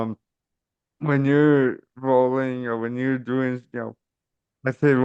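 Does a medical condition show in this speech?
Yes: cerebral palsy; caused by stroke at birth.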